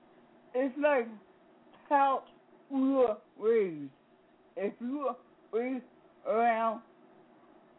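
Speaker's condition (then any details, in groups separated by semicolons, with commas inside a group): Speech impediment; sometimes gets stuck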